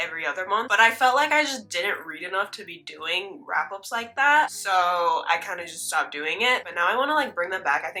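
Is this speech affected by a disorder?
No.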